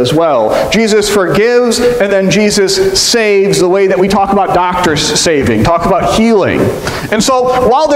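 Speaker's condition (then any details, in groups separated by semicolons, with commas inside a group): No condition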